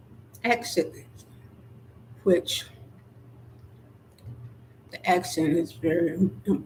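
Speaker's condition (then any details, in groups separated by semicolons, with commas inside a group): Spinal neurosarcoidosis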